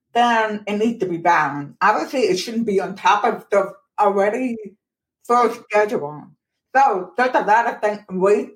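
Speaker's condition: Profoundly deaf, born profoundly deaf

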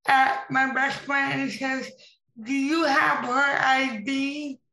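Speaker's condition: Impaired speech, cerebral palsy; older adult, formerly used walker, broke legs, now uses wheelchair; still able to speak

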